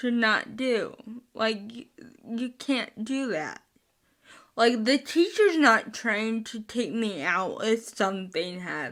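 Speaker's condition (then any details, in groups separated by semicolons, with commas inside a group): Spastic cerebral palsy, mixed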